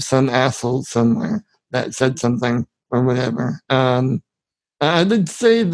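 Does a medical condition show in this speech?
Yes: spinal muscular atrophy; genetic, from birth.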